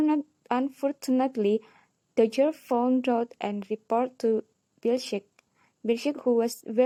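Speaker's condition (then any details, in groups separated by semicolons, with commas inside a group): No condition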